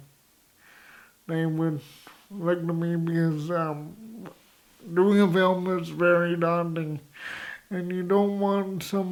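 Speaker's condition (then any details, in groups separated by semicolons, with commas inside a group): Cerebral palsy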